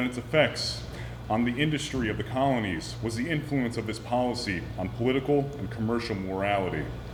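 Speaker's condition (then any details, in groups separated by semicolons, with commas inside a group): No condition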